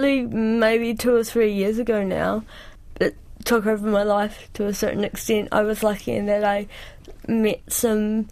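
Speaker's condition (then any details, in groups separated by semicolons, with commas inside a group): Cerebral palsy; cerebral palsy since childhood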